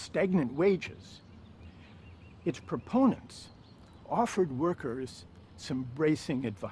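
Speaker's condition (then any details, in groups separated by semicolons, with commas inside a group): No condition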